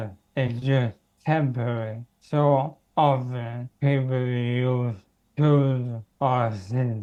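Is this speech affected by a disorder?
Yes: motor neurone disease; first symptoms were voice problems.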